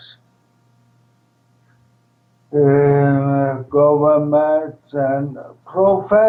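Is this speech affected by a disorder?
Yes: ALS, primary lateral sclerosis, PLS.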